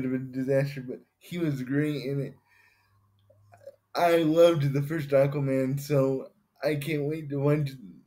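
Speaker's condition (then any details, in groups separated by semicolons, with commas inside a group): Cerebral palsy; able to speak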